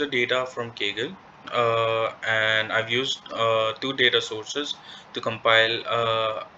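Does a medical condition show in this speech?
No.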